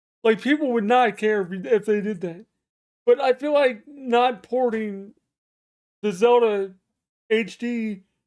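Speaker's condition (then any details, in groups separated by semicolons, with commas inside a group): Cerebral palsy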